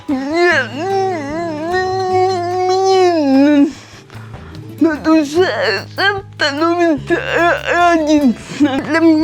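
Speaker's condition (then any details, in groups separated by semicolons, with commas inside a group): Cerebral palsy; childhood form, bedridden nine years in childhood; walks with difficulty, falls sometimes, massage and training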